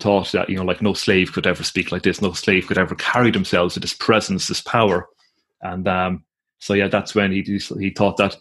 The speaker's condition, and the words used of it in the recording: No condition.